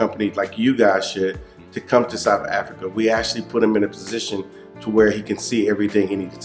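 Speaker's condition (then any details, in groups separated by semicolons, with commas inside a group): No condition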